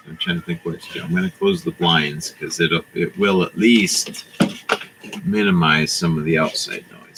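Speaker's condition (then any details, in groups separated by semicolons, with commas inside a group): No condition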